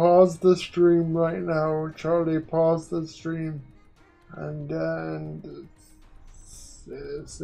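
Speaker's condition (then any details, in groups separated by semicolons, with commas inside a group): Quadriplegic cerebral palsy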